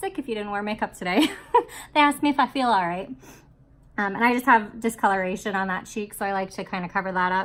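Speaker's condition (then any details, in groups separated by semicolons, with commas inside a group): No condition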